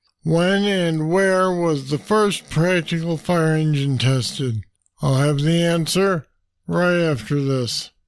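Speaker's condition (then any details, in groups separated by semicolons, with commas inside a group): Parkinson's disease; deep brain stimulators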